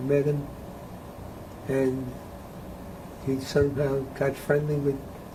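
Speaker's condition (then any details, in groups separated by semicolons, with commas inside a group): Parkinson's disease; needs to keep voice level up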